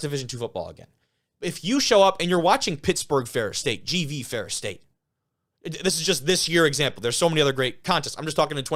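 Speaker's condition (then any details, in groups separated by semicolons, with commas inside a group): No condition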